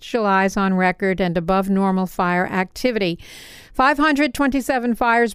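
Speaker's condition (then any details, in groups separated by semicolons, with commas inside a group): No condition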